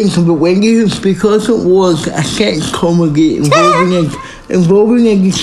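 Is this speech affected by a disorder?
Yes: speech impairment.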